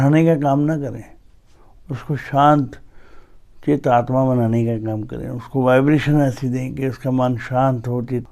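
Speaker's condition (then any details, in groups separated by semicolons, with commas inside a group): Cerebral palsy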